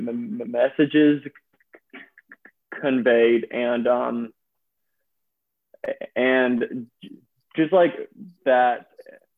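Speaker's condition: Stuttering; stuttering since around age five; prolonged sounds, blocks

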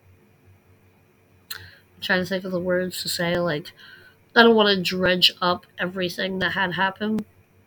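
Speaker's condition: Cleft lip and palate; congenital unilateral cleft lip, palate split down middle, many childhood surgeries, left nostril blocked by cartilage; childhood speech impediment, slow speech development, audible heavy breathing or wheezing heard over words

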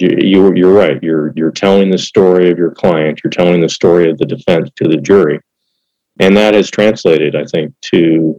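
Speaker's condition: No condition

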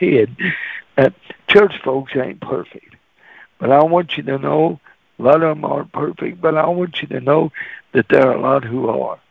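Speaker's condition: Cerebral palsy; staggers when walking

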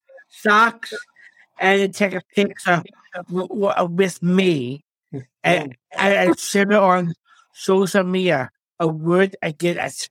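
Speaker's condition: Down syndrome; incomplete intestine

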